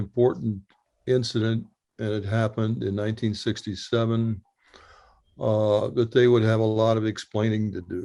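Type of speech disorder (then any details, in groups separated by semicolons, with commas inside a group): None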